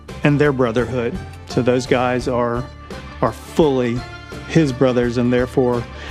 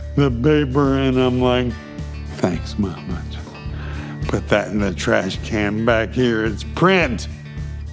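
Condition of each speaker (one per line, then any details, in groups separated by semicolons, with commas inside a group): No condition
ALS; onset with falls and right hand weakness; diagnosed two and a half years ago; may lose speech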